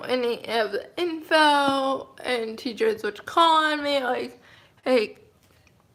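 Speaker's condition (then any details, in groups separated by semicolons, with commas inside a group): Cerebral palsy, mild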